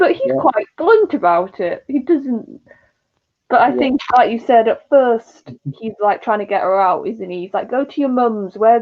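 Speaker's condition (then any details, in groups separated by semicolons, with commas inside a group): No condition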